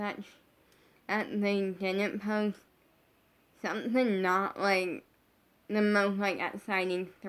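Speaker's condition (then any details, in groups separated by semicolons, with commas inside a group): Brain injury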